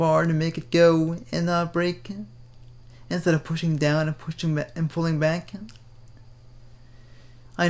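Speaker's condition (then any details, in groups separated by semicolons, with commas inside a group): Cerebral palsy; Ilizarov operation; speaks fast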